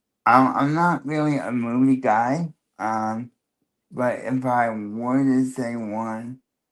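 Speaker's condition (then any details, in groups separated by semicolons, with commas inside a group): Cerebral palsy, spastic quadriplegia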